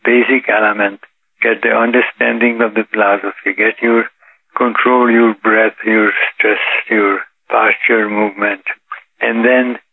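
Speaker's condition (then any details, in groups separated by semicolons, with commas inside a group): Parkinson's disease; now 84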